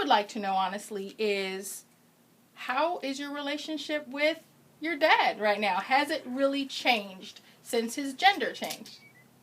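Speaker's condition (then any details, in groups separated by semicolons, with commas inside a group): No condition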